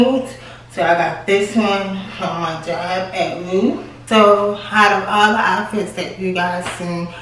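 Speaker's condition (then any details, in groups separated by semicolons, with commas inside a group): Cerebral palsy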